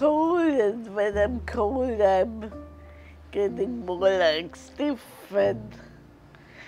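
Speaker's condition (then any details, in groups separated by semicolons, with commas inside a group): Multiple sclerosis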